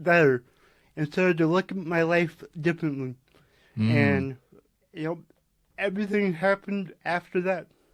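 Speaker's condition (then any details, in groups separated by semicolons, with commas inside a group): Cerebral palsy; predicted might not talk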